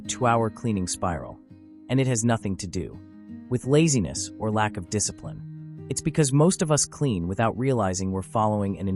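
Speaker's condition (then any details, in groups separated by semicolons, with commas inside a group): No condition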